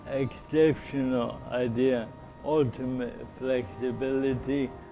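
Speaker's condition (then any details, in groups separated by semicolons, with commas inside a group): ALS; affects hands and throat muscles; limited hand use about one year in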